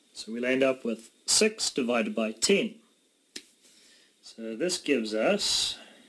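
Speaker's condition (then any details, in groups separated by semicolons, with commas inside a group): No condition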